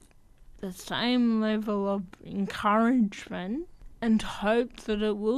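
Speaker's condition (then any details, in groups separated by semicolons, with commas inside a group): Athetoid cerebral palsy; athetoid form, from birth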